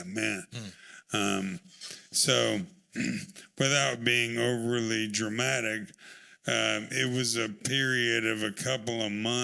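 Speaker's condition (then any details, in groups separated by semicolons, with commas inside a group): ALS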